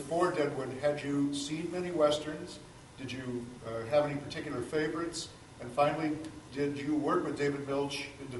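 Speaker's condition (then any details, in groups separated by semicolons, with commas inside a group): No condition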